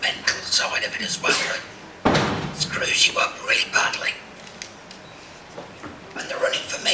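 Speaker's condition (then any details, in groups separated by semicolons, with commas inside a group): Laryngectomy; speaks with speaking valve, valve replaced about every 3 months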